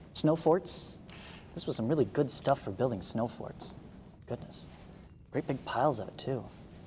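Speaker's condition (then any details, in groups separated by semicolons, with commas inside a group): No condition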